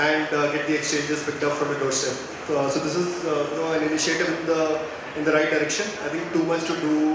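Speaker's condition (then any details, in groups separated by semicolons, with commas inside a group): No condition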